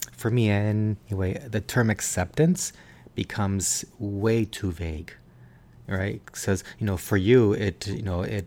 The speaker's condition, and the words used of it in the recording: Stuttering. Mind you, you know, I don't stutter that much as I used